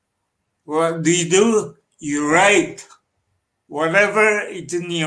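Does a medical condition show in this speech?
Yes: cerebral palsy.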